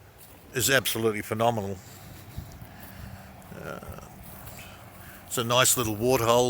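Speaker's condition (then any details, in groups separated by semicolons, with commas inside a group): No condition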